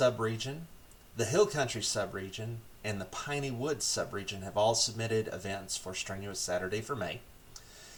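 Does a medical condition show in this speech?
No.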